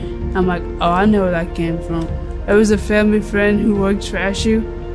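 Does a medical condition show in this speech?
Yes: cerebral palsy; bones and legs weak and painful in cold weather.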